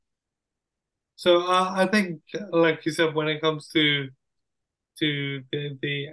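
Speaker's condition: Cerebral palsy; physio

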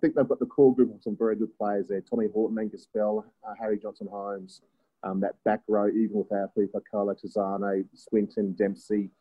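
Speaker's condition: No condition

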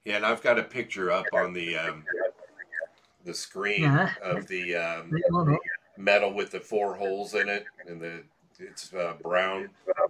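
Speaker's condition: No condition

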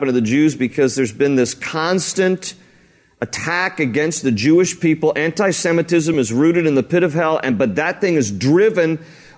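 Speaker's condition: No condition

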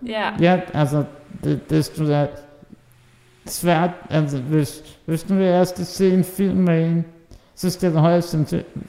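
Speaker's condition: Muscular dystrophy (muskelsvind); has helper

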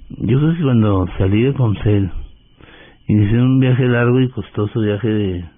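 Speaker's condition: Parkinson's disease; running and tennis prescribed by neurologist

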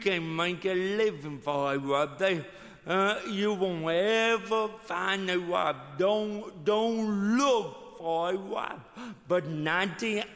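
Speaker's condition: Cerebral palsy; severe limitations

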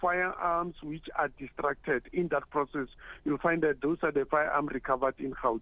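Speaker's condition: No condition

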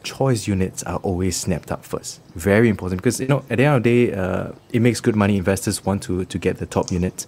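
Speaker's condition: No condition

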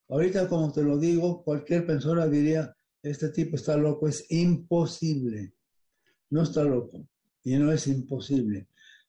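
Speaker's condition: Parkinson's disease; taste

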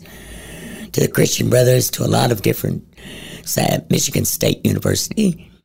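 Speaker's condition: Head and neck cancer, stage 4, into voice box

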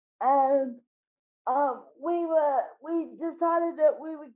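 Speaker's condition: Spastic quadriplegic cerebral palsy; from being born three months premature

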